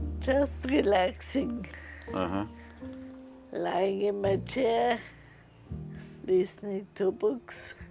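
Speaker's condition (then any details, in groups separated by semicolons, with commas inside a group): Multiple sclerosis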